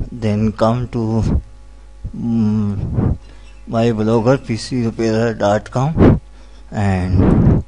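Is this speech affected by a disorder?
Yes: cerebral palsy.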